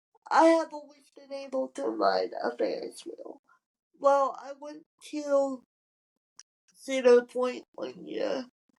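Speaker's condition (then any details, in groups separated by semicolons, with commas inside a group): Cerebral palsy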